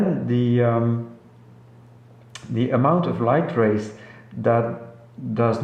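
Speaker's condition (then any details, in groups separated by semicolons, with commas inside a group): No condition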